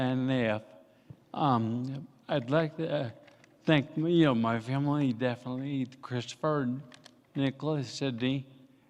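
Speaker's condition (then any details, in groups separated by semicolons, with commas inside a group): Ataxia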